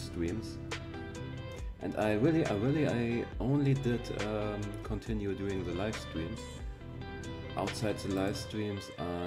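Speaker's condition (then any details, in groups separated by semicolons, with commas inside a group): No condition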